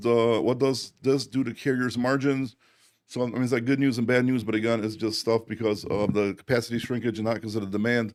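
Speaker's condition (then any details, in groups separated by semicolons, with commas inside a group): No condition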